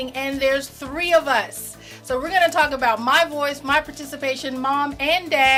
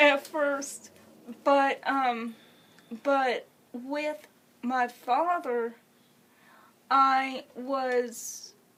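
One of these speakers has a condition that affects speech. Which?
The second: cerebral palsy; congenital, uses wheelchair.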